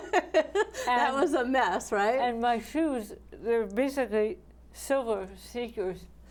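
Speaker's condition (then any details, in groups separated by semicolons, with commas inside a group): ALS; right hand onset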